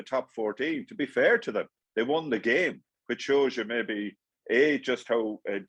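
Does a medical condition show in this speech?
No.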